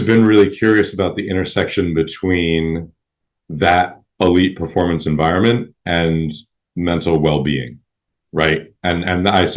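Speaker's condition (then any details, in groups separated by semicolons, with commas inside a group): No condition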